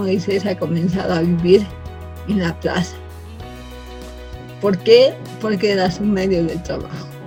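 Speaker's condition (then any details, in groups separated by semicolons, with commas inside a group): Cerebral palsy from birth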